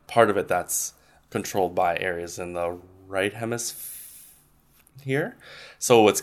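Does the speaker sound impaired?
Yes: stuttering; stuttering since early childhood, onset not clearly remembered, long-standing anxiety around communication; stutters during interview, significantly more on the word stutter; moments of stuttering amid fluent speech; here prolonged sounds, blocks.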